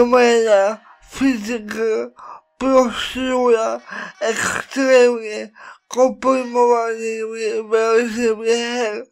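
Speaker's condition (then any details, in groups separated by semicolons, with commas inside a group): Cerebral palsy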